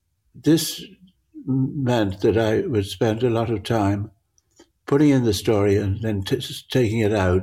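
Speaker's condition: Parkinson's; grouped objects merge together

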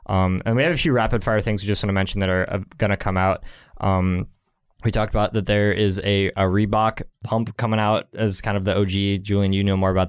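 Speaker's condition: No condition

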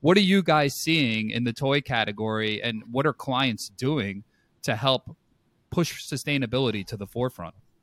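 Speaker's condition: No condition

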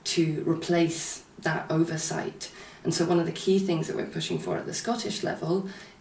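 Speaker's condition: No condition

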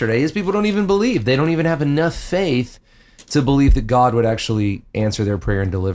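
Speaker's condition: No condition

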